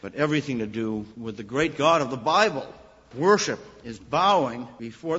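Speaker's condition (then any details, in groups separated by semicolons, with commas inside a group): No condition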